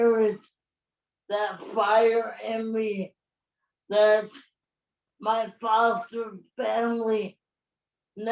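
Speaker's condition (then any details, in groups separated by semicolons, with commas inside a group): Cerebral palsy; present from birth, premature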